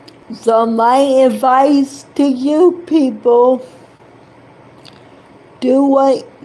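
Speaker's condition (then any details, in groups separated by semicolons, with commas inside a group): Cerebral palsy; affects hand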